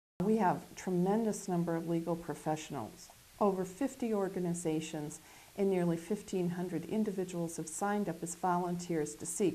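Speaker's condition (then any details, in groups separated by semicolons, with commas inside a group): No condition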